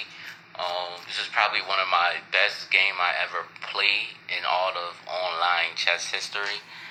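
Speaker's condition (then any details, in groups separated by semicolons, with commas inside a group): No condition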